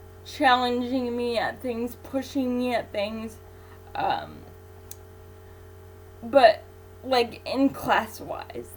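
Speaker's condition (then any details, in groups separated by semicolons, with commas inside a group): Cerebral palsy; infant ventilator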